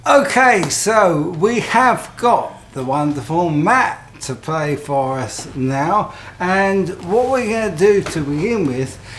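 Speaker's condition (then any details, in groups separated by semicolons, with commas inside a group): ALS; voice may sound peculiar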